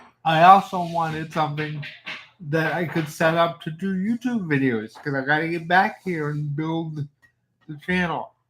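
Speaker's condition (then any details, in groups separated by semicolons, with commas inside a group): Cerebral palsy; from birth, cannot type; reliable voice, uses voice control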